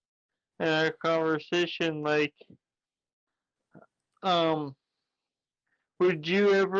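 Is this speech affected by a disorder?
Yes: traumatic brain injury; ongoing therapy.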